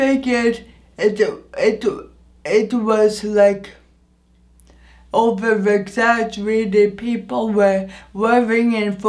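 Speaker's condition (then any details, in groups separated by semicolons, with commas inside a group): Anoxic brain injury; injury affects voice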